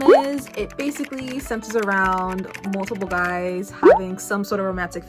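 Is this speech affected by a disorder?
No.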